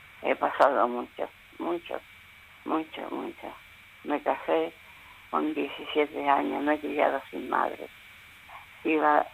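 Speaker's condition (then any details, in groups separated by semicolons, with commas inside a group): Parkinson's disease; lives in care home, forgets names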